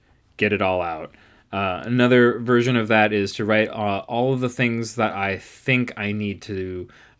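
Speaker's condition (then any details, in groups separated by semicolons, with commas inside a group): No condition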